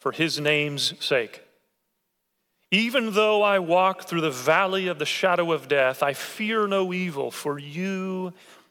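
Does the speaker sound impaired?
No.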